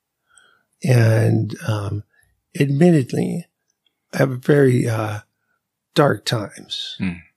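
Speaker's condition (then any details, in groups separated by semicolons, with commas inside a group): ALS; weakness and fasciculations at onset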